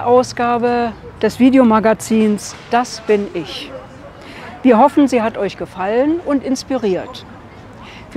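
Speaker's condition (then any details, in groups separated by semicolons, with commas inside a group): No condition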